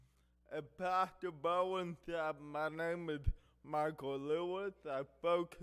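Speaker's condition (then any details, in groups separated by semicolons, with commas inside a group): Cerebral palsy; affects hearing and speech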